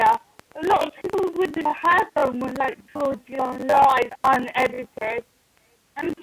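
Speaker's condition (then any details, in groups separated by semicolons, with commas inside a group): Cerebral palsy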